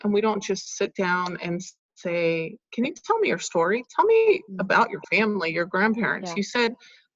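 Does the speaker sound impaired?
No.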